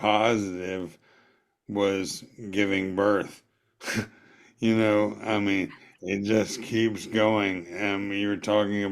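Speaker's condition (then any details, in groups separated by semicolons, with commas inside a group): ALS; voice retained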